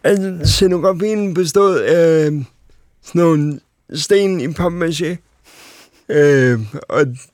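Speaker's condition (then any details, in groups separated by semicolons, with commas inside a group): Cerebral palsy; uses wheelchair, six wheels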